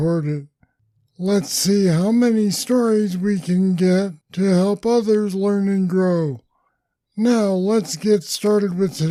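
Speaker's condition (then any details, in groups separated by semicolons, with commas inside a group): Parkinson's disease; deep brain stimulators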